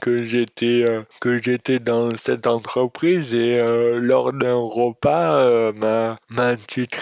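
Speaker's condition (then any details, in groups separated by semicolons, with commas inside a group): Dystonia; speech disorder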